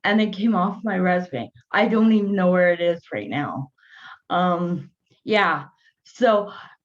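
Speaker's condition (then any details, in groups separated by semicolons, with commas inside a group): Cerebral palsy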